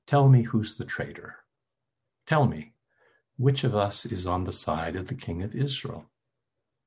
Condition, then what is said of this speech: None; typical speech.